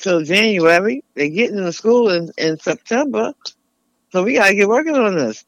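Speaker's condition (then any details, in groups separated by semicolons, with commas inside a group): Tongue cancer; lisp, earlier sounded less clear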